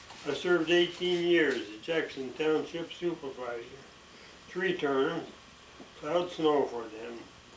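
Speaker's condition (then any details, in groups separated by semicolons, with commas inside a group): ALS; unable to stand, uses wheelchair and scooter; expects swallowing and breathing trouble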